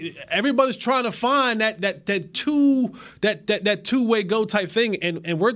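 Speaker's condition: No condition

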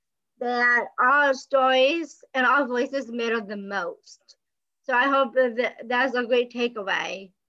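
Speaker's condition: Down syndrome

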